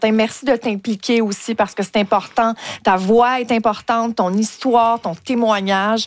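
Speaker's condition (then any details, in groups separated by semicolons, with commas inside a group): No condition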